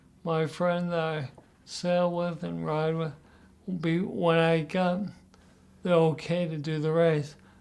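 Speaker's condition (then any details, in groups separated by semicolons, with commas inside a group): Parkinson's disease; deep brain stimulation surgery; good singing voice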